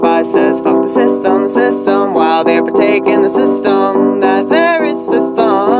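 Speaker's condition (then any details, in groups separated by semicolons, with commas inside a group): No condition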